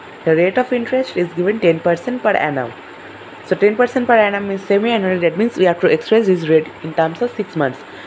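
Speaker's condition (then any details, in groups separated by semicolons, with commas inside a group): No condition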